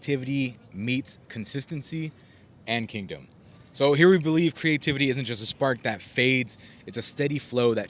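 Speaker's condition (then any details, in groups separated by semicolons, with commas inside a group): No condition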